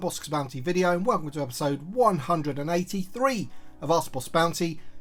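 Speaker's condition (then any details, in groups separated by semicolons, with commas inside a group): No condition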